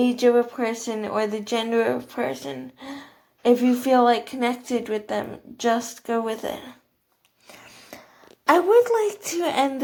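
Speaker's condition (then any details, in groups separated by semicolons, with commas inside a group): Cerebral palsy, athetoid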